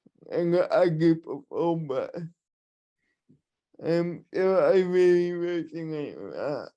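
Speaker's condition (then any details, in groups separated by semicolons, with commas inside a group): Cerebral palsy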